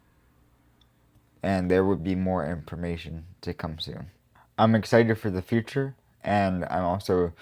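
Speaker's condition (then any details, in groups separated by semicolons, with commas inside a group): Cerebral palsy; quadriplegic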